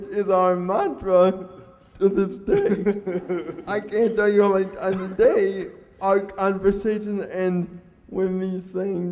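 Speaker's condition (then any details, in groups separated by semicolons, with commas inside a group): Cerebral palsy; mixed quadriplegic type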